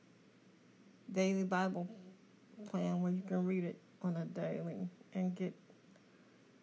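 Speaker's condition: Cerebral palsy; cerebral palsy diagnosed at birth, confined to wheelchair, scoliosis, osteoporosis

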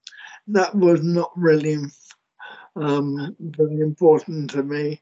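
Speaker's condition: Motor neurone disease; primary lateral sclerosis (PLS), rare very slow long-running variant, first symptom slight speech slurring, voice progressed slowly; many years since diagnosis, wheelchair user from about four years after diagnosis, first chair lasted five years; slight slurring still audible, affected s sounds, weak soft husky voice, hard to hear in ambient noise

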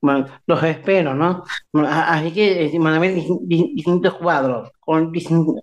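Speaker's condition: Down syndrome; age 64

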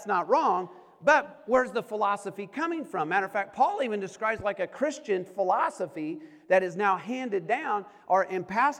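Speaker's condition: No condition

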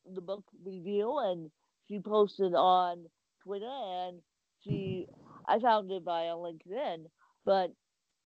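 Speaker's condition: Ataxic spastic cerebral palsy; physical disability

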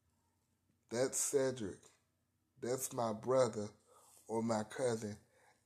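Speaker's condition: Cerebral palsy, spastic quadriparesis

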